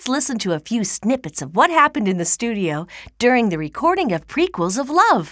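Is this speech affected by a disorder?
No.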